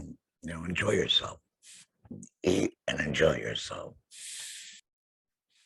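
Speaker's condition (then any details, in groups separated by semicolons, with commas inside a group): Laryngectomy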